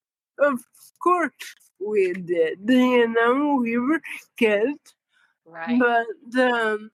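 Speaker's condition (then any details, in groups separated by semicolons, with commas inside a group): Cerebral palsy; newborn couldn't cough or suck, tube fed, childhood speech therapy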